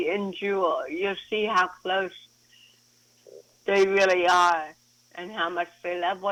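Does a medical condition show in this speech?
Yes: cerebral palsy.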